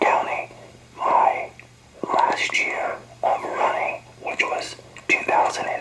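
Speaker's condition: Young onset Parkinson's; undiagnosed for a year

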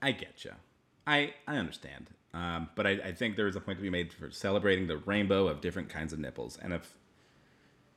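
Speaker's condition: No condition

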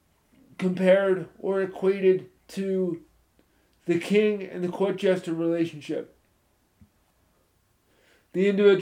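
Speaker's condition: Spastic cerebral palsy; moderate impact on balance and coordination, stiff tight involuntary muscle movements, walks with crutches or poles

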